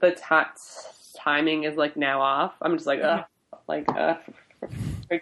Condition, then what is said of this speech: No condition.